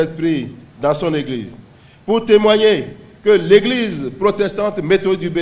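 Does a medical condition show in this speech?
No.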